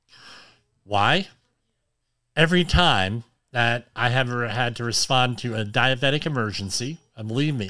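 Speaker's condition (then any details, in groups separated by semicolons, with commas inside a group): Cleft lip and palate; implied much improved now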